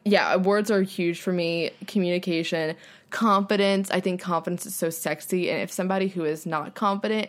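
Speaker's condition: No condition

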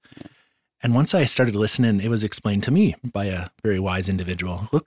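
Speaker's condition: No condition

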